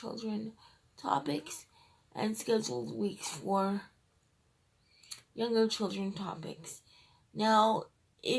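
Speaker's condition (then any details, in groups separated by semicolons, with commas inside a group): Cerebral palsy, triplegia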